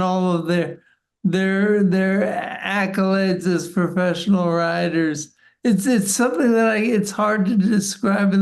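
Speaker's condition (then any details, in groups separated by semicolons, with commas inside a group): Parkinson's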